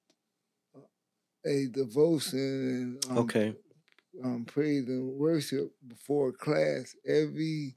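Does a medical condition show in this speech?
Yes: stroke; stroke at 17, football hit, hydrocephalus, blocked neck artery, surgery Scottish Rite Atlanta, TBI, face transplant; babbling, uncontrollable drooling, slurred speech mother could not understand at onset, persisted after brain surgery.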